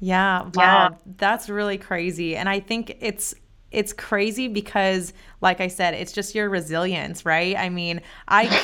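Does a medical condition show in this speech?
No.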